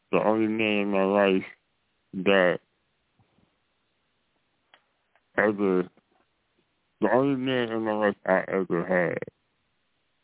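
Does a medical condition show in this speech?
Yes: muscular dystrophy; tracheostomy to aid breathing about 38 years ago, after life support.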